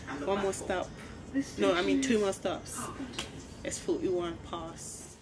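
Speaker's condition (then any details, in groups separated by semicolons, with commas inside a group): No condition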